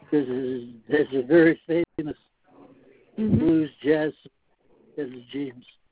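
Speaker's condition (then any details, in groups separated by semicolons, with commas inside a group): Parkinson's disease; trouble speaking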